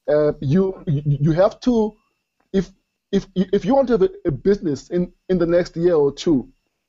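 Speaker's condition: Stutter; stutter since childhood, grew up with it, never outgrew it; severe in school, school speech took whole period, avoided speaking careers, disliked call-center job due to stammering; repeated words, prolonged sounds

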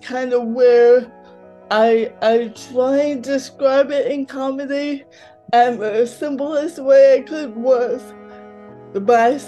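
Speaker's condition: Cerebral palsy, mild; mouth affected

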